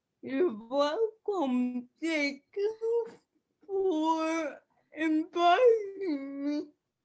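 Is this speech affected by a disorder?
Yes: cerebral palsy; speech affected.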